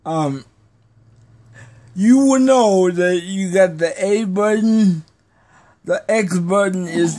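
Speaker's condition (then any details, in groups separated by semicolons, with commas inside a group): Cerebral palsy; may be hard to understand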